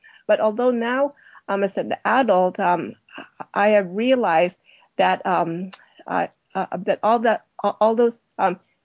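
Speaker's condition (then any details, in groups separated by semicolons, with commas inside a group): Stuttering; onset around age four or five, attributed to fever-related seizures in early childhood, first speech therapy in grade seven reading poems; stutters openly, discloses stuttering to friends and coworkers; stutters with ums and ahs, stutters less when in control of situation; repeated sounds, blocks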